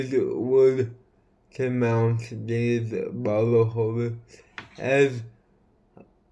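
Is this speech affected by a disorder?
Yes: cerebral palsy.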